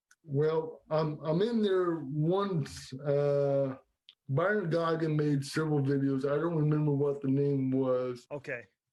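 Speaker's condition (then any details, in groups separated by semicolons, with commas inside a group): Cerebral palsy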